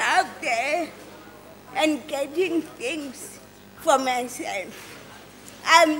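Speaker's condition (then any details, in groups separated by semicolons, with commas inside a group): Cerebral palsy; told could not speak, now speaks professionally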